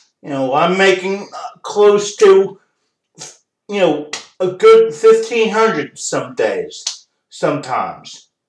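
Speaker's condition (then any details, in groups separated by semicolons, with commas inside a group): Cerebral palsy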